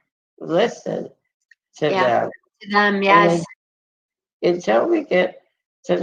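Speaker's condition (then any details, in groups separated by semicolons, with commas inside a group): Muscular dystrophy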